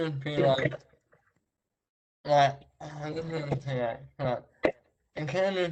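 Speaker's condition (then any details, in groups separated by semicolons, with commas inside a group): Traumatic brain injury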